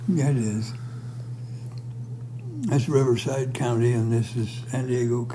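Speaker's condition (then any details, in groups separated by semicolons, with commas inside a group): Parkinson's, severe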